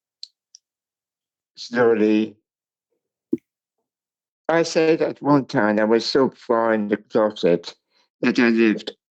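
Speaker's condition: Cerebral palsy; speech impairment

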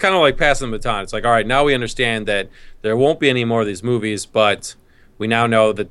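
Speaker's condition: No condition

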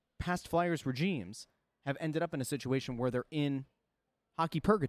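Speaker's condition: No condition

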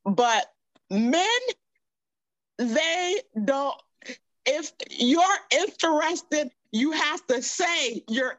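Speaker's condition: Aphasia; unable to text

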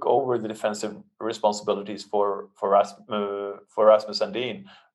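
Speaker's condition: No condition

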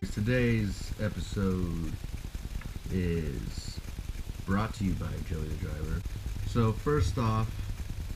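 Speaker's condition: No condition

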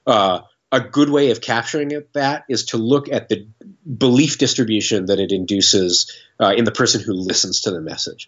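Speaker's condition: No condition

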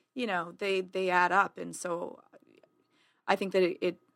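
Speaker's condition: No condition

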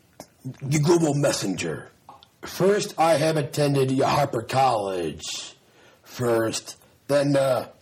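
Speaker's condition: Down syndrome; public speaking training through Special Olympics Global Messenger program

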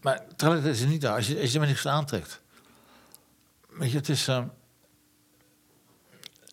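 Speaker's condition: Parkinson's disease; pain, abdominal pain from constipation, fatigue, unsteady, falls including off bicycle, reading own book aloud beyond strength

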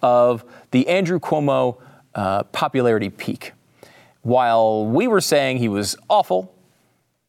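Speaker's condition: No condition

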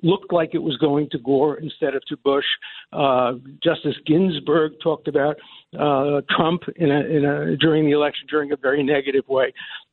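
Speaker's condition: No condition

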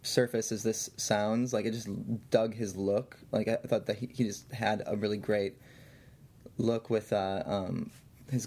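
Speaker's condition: Stutter; occasional stutter; stutters briefly during interview, apologizes for it; stutters sometimes, apologizes for stuttering mid-interview; repeated sounds, repeated words

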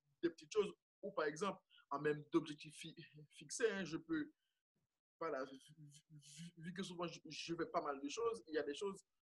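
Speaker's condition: Stuttering; father also stuttered, realized own stutter gradually over time, remarks about elocution from others; whole-word repetitions, comme, stuttered moments left uncut in videos; repeated sounds, repeated words

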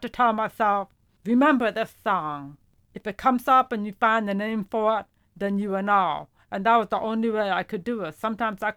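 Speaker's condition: Profound deafness; hears vowels but not consonants, uses hearing aids, no vibration felt

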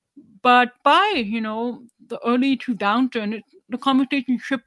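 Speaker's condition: Deafness, 99% hearing loss, severe

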